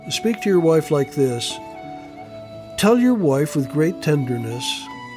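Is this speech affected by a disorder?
No.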